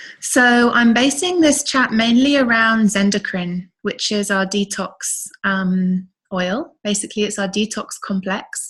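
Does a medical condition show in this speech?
No.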